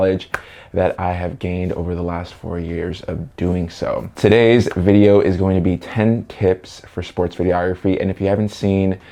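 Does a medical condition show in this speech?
No.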